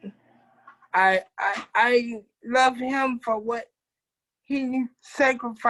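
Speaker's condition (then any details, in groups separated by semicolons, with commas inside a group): Cerebral palsy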